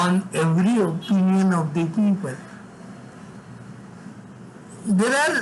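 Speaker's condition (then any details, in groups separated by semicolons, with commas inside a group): Severe cerebral palsy; from birth, involuntary tremors whole body; severe, constant tremors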